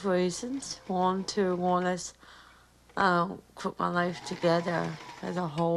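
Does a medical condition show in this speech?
Yes: cerebral palsy; mild.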